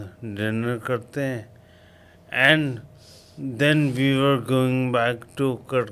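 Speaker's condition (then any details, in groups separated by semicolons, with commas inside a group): Coma after road accident; slightly slurred, slow speech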